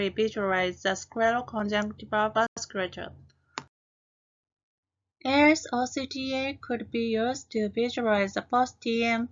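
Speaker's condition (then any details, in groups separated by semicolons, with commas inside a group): No condition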